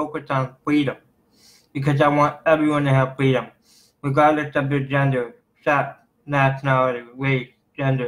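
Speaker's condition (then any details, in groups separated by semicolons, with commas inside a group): Cerebral palsy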